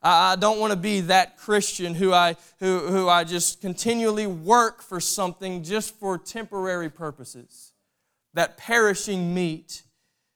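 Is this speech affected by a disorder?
No.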